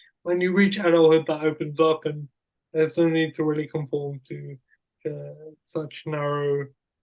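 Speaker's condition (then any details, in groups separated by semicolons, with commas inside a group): Cerebral palsy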